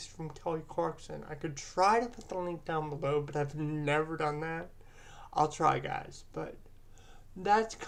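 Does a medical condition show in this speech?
Yes: cerebral palsy; present from birth.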